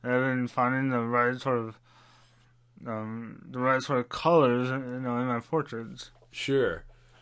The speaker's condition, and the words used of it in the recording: Parkinson's disease. It affects my speech. It affects my balance, and it affects my dexterity.